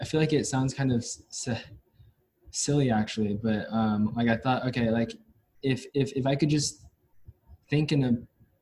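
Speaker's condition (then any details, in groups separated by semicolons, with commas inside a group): Stuttering; onset around age 5 or 6, biological father and maternal grandfather stutter, childhood speech therapy including easy onset; attends NSA and Stutter Social online support meetings; much worse when hiding it, hardly stutters when relaxed and open, harder at school, grandmother hears none; repeated sounds, prolonged sounds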